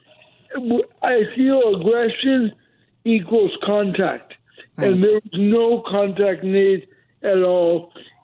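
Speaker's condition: Cerebral palsy; able to walk and run until a couple of years ago

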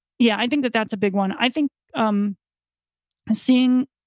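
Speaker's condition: No condition

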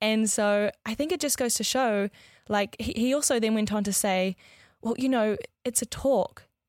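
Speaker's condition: No condition

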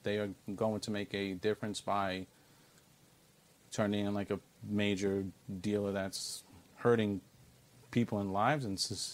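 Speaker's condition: Stutter; childhood onset stutter and speech impediment, mentored by stuttering police Officer Officer John; a 20-minute conversation took an hour; prolonged sounds

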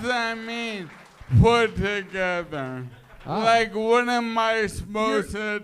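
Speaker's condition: Lou Gehrig's disease (ALS); impaired mobility, at risk of falling off stage

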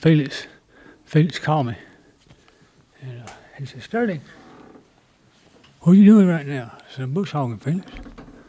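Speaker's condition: Parkinson's disease; onset around 2012, tripping at home, trouble hooking seatbelt on helmet, DBS brain surgery, raced two months later; at times can't really talk right

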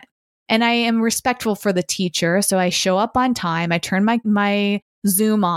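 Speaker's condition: No condition

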